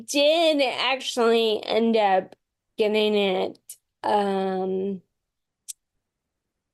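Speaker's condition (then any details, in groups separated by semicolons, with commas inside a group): Friedreich's ataxia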